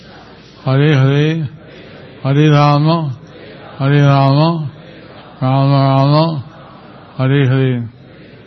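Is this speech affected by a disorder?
Yes: stroke with facial paralysis; one side of face a little paralyzed; about a year since stroke; speaks a little slowly because of facial paralysis.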